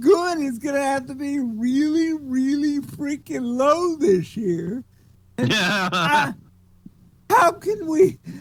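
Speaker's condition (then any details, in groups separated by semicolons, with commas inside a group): Cerebral palsy; speech sounds drunk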